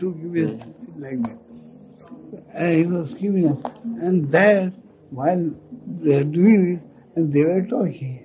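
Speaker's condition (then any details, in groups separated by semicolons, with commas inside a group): Speech loss after head injury; speech feels heavy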